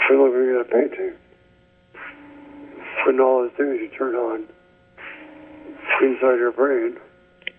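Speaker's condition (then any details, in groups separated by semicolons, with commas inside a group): ALS; speech getting worse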